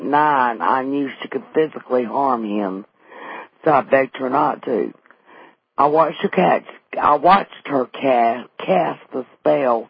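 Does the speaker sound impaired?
Yes: vocal cord paralysis after stroke, unilateral vocal fold paralysis; can no longer sing since vocal cord paralysis.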